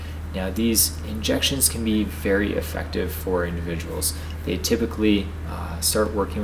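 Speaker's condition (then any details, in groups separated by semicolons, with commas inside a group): No condition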